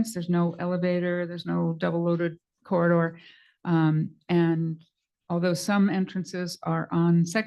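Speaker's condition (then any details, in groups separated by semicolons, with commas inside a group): No condition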